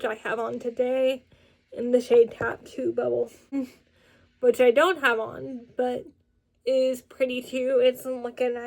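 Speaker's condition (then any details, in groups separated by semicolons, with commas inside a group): Cerebral palsy, spastic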